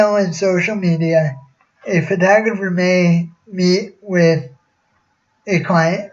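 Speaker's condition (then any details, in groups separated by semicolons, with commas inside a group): Cerebral palsy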